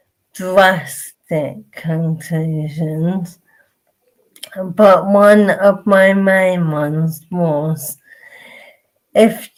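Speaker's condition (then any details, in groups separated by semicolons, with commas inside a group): Motor neurone disease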